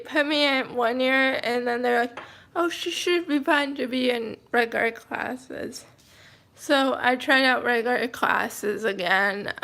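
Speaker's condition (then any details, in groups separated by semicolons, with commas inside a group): Cerebral palsy, mild; speech and motor skills affected, breathing tubes at birth; speech affected, throat tightens, needs deep breaths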